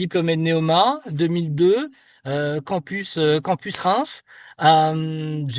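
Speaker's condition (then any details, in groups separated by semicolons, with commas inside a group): No condition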